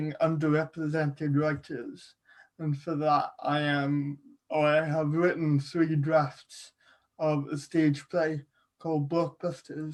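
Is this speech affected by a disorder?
Yes: cerebral palsy.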